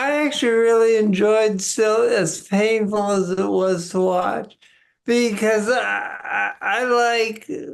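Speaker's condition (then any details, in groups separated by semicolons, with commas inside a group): Parkinson's; deep brain stimulation, surgery four years after diagnosis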